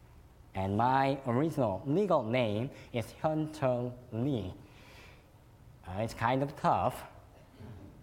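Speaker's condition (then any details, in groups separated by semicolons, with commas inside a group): Cleft lip and palate; fed formula and cow milk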